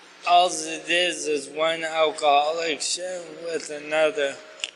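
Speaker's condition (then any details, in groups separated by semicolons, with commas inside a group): ALS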